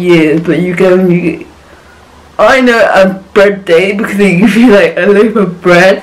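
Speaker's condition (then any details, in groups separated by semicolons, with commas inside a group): Cerebral palsy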